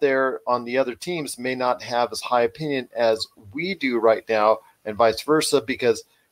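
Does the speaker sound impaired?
No.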